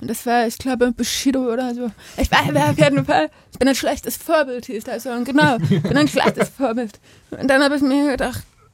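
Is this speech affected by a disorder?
Yes: deafness; not deaf from birth, attended hearing school, spoken first language, later learned sign language; lip-reads hosts without interpreter, cannot hear podcast, wears Zupack bass backpack at home; speaks and signs, bilingual, hearing people forget deafness because speaks.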